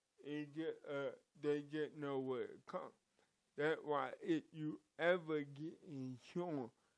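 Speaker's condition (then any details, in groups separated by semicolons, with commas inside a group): Cerebral palsy; from birth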